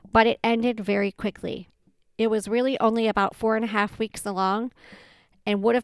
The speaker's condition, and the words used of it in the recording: Cleft palate. You know, you have a really good voice. It would be good on the radio.